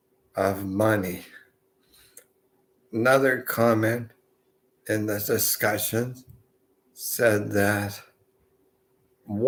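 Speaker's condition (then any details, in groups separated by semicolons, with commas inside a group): Multiple sclerosis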